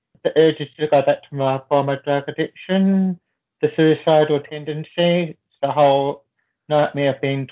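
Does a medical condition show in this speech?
Yes: deafness, born deaf, profound hearing loss; congenital deafness, moderate hearing loss at birth, profound from age 3.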